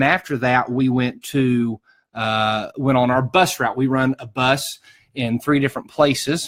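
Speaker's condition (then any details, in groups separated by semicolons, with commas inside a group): No condition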